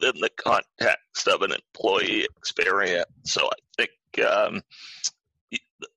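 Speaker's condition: Spasmodic dysphonia; acquired

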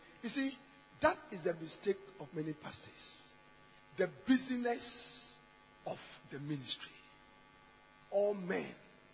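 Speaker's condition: No condition

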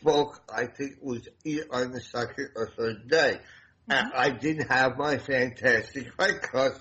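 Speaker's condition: Damaged voice box; limits meeting people

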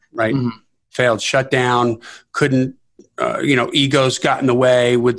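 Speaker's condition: No condition

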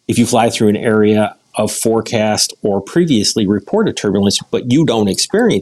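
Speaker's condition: No condition

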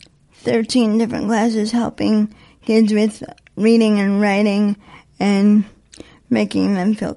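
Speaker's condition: Spastic quadriplegic cerebral palsy, severe; born 3 months premature

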